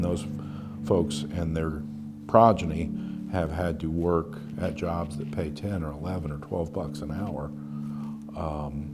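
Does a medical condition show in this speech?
No.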